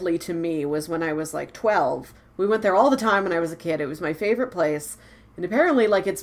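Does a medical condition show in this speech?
No.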